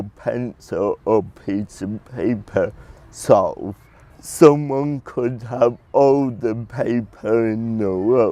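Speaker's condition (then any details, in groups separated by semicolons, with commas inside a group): Cerebral palsy; predicted at birth never to talk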